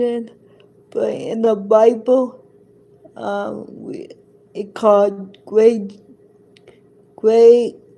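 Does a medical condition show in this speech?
Yes: cerebral palsy; present from birth.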